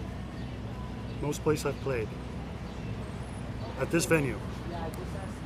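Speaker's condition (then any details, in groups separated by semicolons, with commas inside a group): No condition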